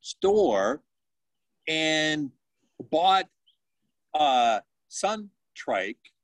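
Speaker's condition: Aphasia; talking improving each month and year

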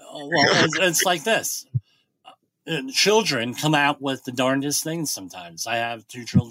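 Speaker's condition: Bilateral cleft lip and palate; speech once unintelligible, about nine years of speech therapy, now able to hold conversation

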